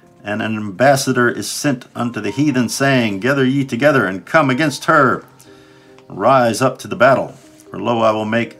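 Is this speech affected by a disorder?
No.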